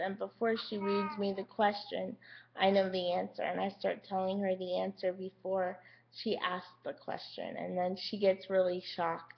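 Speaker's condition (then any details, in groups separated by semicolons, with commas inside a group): Cerebral palsy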